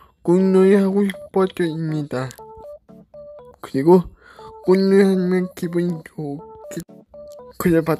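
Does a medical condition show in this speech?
Yes: cerebral palsy; brain lesion.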